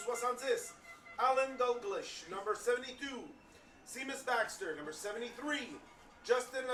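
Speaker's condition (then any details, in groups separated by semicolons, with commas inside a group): No condition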